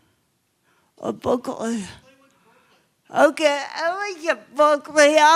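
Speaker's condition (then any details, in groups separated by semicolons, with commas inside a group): Cerebral palsy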